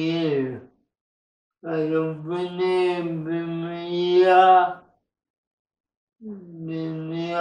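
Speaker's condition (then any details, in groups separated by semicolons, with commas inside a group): Cerebral palsy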